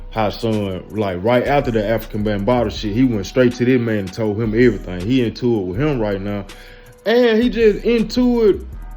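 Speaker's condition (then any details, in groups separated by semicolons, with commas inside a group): No condition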